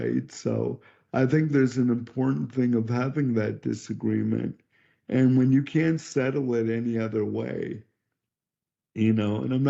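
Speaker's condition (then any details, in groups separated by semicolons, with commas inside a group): Cerebral palsy; wheelchair user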